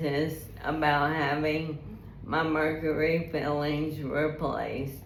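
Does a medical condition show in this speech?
Yes: ALS.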